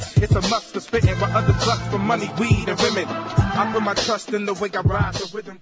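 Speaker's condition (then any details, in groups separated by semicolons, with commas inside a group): No condition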